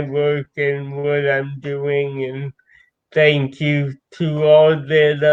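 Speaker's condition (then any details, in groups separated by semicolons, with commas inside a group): Cerebral palsy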